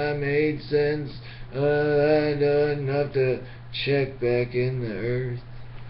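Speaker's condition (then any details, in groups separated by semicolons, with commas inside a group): Brain injury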